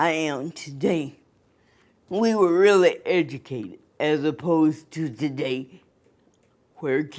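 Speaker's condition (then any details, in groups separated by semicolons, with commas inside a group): Cerebral palsy; cerebral palsy, from birth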